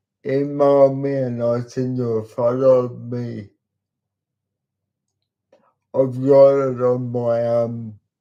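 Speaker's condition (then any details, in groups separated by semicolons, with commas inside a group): Cerebral palsy; talks slowly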